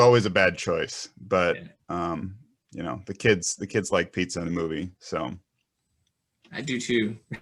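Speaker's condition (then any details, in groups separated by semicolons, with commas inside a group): No condition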